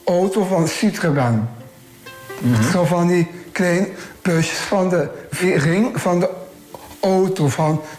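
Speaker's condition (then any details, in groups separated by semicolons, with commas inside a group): Down syndrome; trisomy 21, chromosomal anomaly, three copies of chromosome 21; talks well, can read, write and send messages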